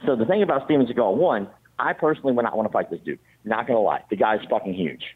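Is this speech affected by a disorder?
Yes: cleft palate; congenital.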